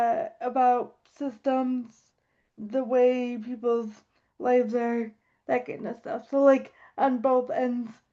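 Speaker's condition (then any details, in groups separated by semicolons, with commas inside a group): Cerebral palsy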